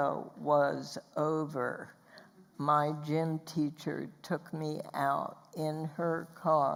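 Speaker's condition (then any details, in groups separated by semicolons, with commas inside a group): Spasmodic dysphonia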